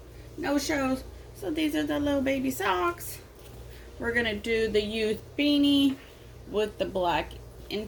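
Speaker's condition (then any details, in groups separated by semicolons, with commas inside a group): No condition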